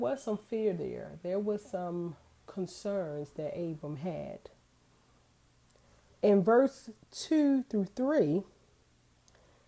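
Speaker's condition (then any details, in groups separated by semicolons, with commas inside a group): No condition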